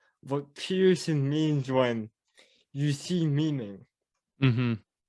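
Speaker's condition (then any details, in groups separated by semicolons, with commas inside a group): Cerebral palsy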